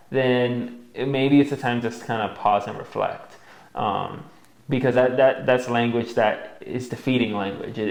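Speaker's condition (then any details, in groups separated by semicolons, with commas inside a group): No condition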